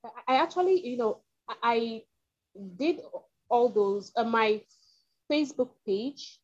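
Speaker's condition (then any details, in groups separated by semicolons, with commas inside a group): Stutter; developmental stutter since age two, all six siblings stutter, great-grand-uncle stuttered severely, parents fluent; breaks when speaking, stammers in all settings, school, friends, church; repeated sounds, blocks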